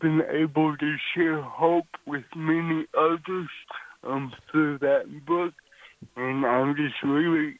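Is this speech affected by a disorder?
Yes: cerebral palsy; cerebral palsy from birth, 32 years since onset.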